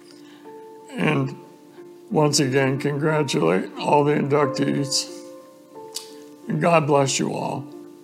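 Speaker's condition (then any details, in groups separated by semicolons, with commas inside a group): ALS; fatal diagnosis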